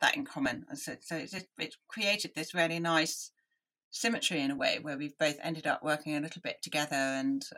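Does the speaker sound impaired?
Yes: deafness; analog hearing aids in childhood.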